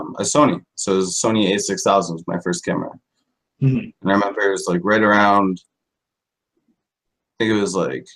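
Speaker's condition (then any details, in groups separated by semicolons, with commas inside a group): No condition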